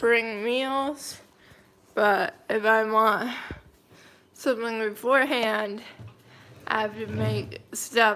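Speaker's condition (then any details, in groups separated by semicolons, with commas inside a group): Cerebral palsy, mild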